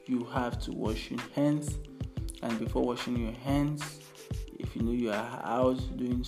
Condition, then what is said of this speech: No condition.